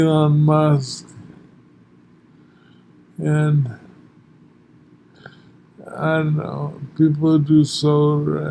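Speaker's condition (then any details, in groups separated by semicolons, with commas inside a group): Multiple sclerosis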